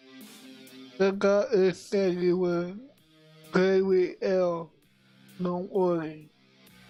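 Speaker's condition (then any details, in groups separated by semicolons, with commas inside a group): Cerebral palsy; affects voice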